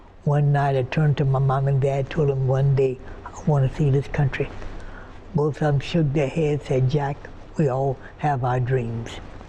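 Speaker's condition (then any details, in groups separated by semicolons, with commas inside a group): Partial right-side paralysis; paralysis affected speech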